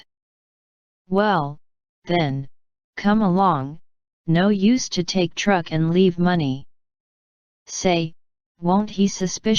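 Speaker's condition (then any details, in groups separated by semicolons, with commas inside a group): No condition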